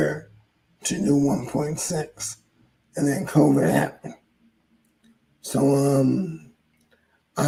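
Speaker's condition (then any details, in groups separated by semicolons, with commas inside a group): ALS; hoarse voice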